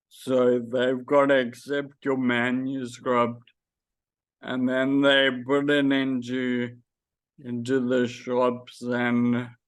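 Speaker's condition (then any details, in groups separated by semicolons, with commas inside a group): Friedreich's ataxia; does voice exercises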